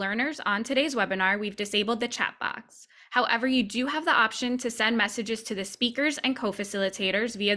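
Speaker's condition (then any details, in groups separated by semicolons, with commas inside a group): No condition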